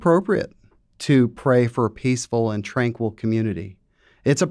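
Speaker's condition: No condition

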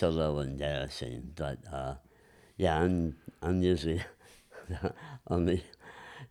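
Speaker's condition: Enlarged tongue from vascular growth

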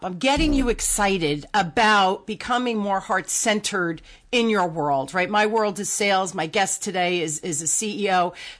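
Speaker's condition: No condition

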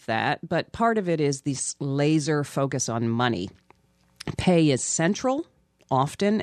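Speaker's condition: No condition

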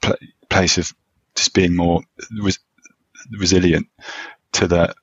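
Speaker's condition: Stammering; past group therapy sessions gave temporary easier speech then relapse, past voluntary stammering practice; works on acceptance rather than fluency, discloses stammer openly, e.g. at interview start; speech blocks, gets stuck, amount of stammering varies between conversations; repeated sounds

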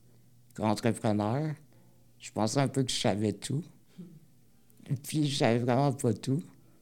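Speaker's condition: Spinal muscular atrophy type 2; wheelchair user

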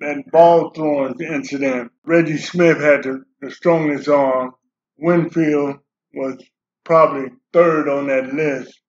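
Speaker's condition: Parkinson's disease; Parkinson's disease for quite a while, age 70

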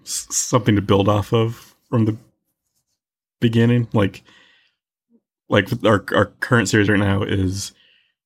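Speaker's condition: Stutter; stutter since childhood; hard to talk to some people until comfortable, gets very shy; repeated sounds, blocks

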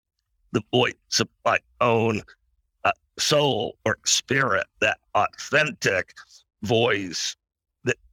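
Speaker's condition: Spasmodic dysphonia; rare neurological voice disorder, sudden onset, 20+ trips to Pine Ridge Reservation, South Dakota, seeking voice recovery; affects only normal speaking voice, not singing, yelling, whispering or laughing, led to talking less

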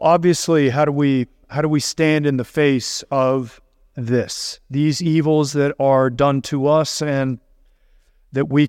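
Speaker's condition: No condition

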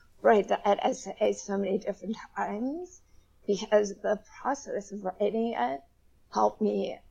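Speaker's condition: Spasmodic dysphonia; onset as teenager in drama club

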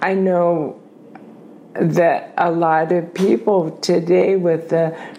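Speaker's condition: ALS; diagnosis took a year, onset with falling while running and a limp, legs and arms basically paralyzed; tongue weakness, sounds as if after a couple glasses of wine

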